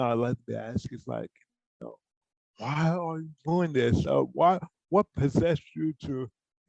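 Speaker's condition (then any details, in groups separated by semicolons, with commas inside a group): Cerebral palsy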